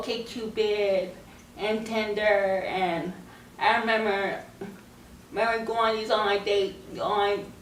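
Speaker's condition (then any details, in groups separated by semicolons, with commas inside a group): Cerebral palsy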